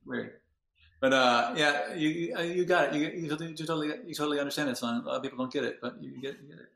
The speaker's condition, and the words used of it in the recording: Parkinson's disease. I sing for like 2 weeks straight before I get my voice back.